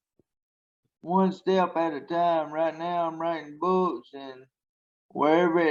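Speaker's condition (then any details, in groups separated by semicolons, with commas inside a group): Traumatic brain injury; car accident at age 7, head surgery, left side affected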